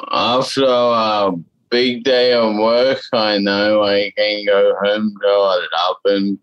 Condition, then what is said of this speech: Ataxia. And we were also talking about how, you know, obviously your speech is affected and how sometimes that can be a bit tricky.